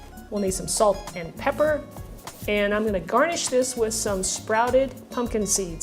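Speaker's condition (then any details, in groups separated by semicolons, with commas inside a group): No condition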